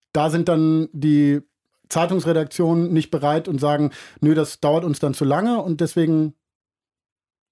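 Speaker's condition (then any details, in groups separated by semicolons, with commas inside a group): No condition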